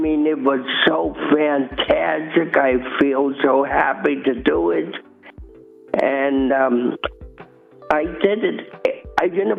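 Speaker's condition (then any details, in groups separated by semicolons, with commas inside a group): Cerebral palsy; from birth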